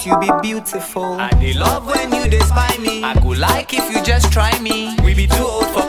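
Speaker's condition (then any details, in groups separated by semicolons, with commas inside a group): No condition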